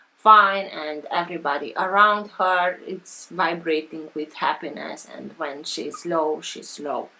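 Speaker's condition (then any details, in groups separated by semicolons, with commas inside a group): No condition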